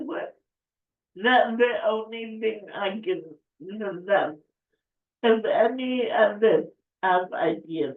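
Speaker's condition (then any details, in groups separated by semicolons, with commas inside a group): Cerebral palsy; affects speech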